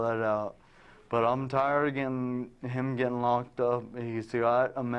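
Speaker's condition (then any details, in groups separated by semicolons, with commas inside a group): Traumatic brain injury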